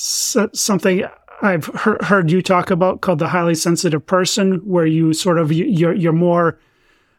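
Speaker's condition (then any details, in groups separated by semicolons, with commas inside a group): Stuttering; stuttering since childhood, varying severity, relatively fluent at times, exercise and good diet help; currently at a low point in stuttering; feels like brain outrunning, speaking fast worsens it, effortful, tension in throat and chest blocks talking; repeated sounds, repeated words, prolonged sounds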